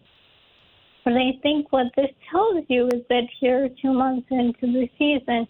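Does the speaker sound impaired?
Yes: ALS; diagnosis announced last year ahead of postseason.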